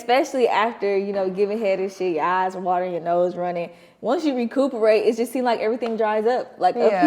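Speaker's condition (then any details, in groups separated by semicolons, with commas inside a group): No condition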